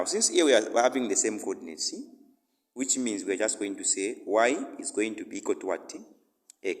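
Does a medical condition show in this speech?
No.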